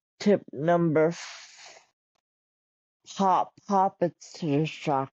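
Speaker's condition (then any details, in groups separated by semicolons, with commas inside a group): Cerebral palsy; wheelchair user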